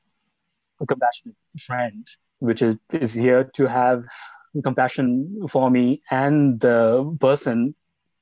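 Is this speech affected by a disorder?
Yes: stutter; stutter since age nine, severe until about 25, 10-day slow-speech therapy clinic, once completely fluent; stutter still evident on podcast; pauses, words sometimes stuck, more fluent at slower rate, switches feared words, fluent talking to self; here repeated sounds.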